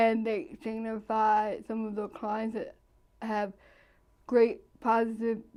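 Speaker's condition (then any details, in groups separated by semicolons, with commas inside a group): Cerebral palsy; present from birth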